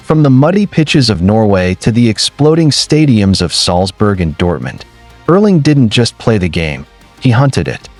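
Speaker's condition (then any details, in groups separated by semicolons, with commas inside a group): No condition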